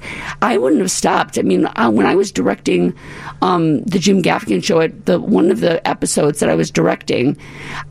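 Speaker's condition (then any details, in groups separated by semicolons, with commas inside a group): Paralyzed vocal cord; paralyzed vocal cord after life-threatening medical crisis and recovery; residual issues, otherwise doing well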